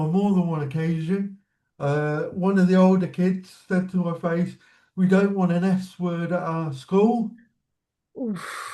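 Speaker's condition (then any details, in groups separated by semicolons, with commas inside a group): Cerebral palsy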